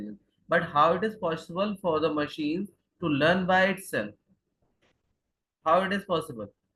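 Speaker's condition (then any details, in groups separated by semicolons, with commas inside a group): No condition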